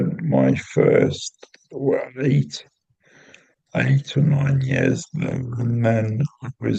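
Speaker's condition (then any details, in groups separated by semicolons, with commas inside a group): Cerebral palsy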